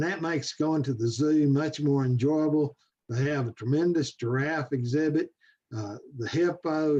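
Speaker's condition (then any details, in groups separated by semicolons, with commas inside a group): No condition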